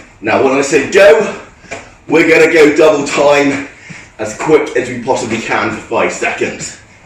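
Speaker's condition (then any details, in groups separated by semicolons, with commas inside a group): No condition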